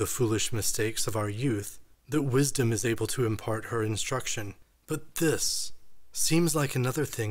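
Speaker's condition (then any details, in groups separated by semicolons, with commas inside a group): No condition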